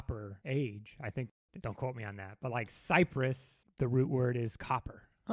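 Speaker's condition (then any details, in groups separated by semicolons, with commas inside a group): No condition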